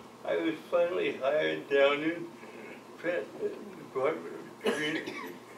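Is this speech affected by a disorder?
Yes: cerebral palsy; from birth.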